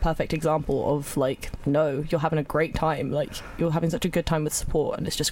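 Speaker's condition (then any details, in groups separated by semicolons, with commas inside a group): No condition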